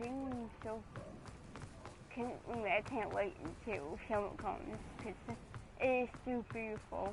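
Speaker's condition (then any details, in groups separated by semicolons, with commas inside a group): Cerebral palsy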